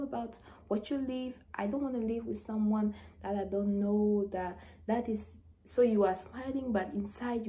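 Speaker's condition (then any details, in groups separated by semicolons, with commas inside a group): No condition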